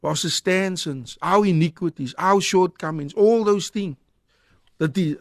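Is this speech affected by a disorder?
No.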